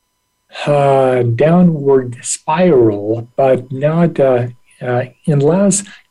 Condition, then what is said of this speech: Aphasia. Aphasia is a speech and language deficit, and so obviously I still struggle a little with